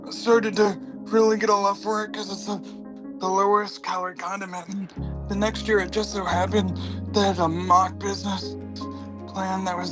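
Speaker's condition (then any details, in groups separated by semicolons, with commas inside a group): Cerebral palsy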